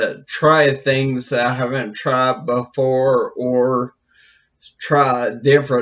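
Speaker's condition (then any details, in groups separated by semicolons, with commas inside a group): Brain injury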